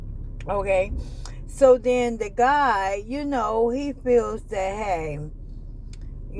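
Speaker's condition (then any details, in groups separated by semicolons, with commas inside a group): ALS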